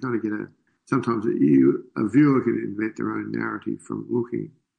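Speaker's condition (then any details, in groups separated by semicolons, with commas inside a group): Parkinson's disease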